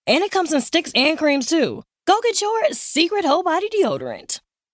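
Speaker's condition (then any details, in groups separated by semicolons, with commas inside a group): No condition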